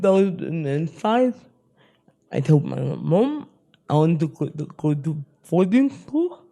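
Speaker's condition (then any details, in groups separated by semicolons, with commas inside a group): Spastic cerebral palsy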